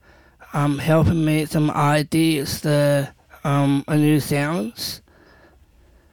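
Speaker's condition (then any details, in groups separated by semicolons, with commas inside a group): Down syndrome; pub workers don't understand speech properly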